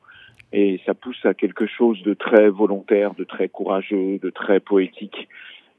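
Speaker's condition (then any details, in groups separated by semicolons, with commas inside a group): No condition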